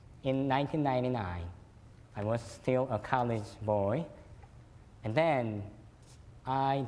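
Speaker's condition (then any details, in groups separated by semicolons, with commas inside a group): Cleft lip and palate; fed formula and cow milk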